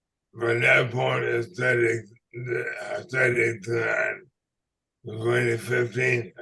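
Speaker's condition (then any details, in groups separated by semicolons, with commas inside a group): ALS/MND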